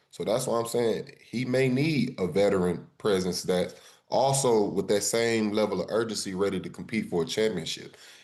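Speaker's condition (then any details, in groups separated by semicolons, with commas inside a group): No condition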